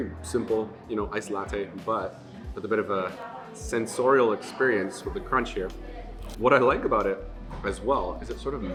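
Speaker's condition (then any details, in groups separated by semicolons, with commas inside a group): No condition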